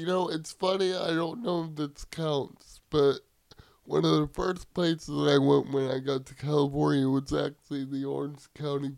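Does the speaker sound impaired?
Yes: cerebral palsy; wheelchair user.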